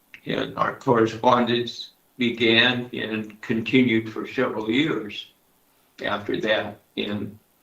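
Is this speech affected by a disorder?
Yes: Parkinson's disease.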